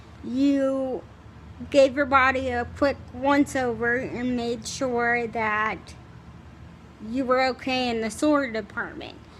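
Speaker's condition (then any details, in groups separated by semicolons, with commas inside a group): Cerebral palsy, spastic, severe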